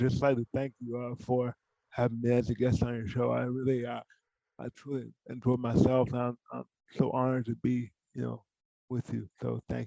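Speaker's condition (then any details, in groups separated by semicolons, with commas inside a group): Cerebral palsy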